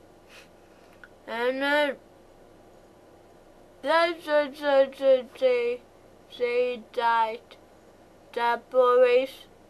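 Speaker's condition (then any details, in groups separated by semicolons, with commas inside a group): Cerebral palsy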